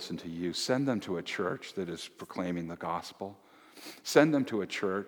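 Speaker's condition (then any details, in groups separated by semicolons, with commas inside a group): No condition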